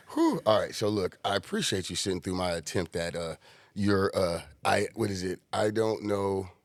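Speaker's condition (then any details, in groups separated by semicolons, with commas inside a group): No condition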